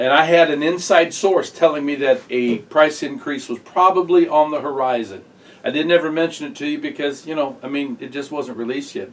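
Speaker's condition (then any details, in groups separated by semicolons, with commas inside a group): No condition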